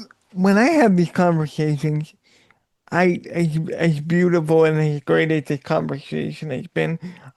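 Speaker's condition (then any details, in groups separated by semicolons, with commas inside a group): Cerebral palsy; voice sometimes sounds childlike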